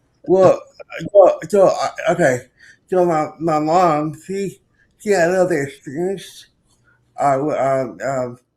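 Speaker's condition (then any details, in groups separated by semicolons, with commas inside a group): Cerebral palsy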